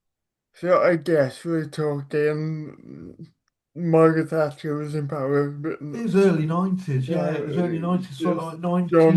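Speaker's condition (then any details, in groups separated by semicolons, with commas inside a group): Cerebral palsy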